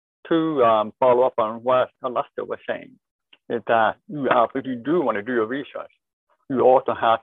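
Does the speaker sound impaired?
Yes: deafness; born deaf, cochlear implant, relies on lip reading and visual media; hears okay with cochlear implant, still needs lip reading and captioning to follow online meetings.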